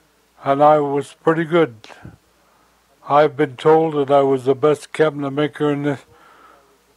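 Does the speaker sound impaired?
Yes: stroke; stroke at age 78, trembling hands, fell and broke hip, arterial aneurysm found on x-rays, surgery; slurred speech after stroke, hard time finding words, shaky voice.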